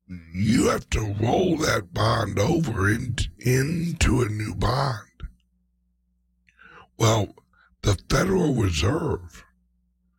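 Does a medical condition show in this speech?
Yes: speech impediment, mild; slight speech impediment.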